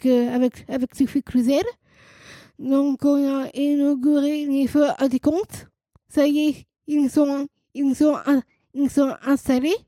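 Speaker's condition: Down syndrome, trisomy 21

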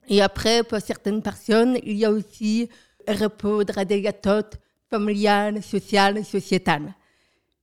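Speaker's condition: Profound deafness from birth, profound, congenital

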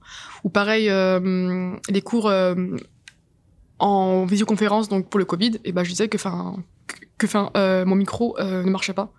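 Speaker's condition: Stuttering; onset age 12 possibly after distressing events, speech therapy on rhythm and pronunciation ages 15-18, little benefit; about 11 years since onset, fluency varies, worse with stress and poor sleep; repeats words, sounds and syllables, many fillers like euh help speaking, otherwise blocks; repeated sounds, prolonged sounds

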